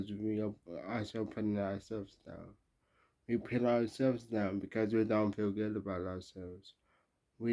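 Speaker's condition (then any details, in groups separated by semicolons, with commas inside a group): Traumatic brain injury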